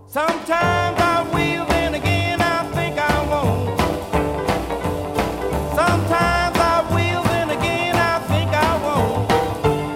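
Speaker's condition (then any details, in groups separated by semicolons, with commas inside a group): No condition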